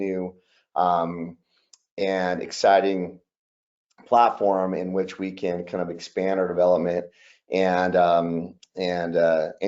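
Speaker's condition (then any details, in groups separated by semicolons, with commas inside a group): No condition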